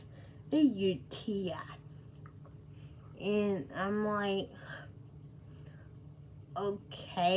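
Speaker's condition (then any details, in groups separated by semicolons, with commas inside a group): Cerebral palsy; speech affected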